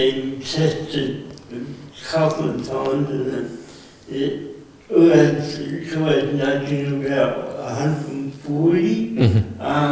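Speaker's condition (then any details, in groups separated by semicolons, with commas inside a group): Cerebral palsy; present since birth; nearly six decades, recent operations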